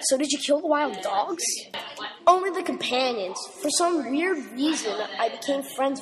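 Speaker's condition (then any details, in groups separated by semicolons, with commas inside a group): No condition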